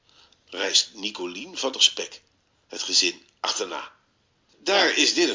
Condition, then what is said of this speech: None; typical speech.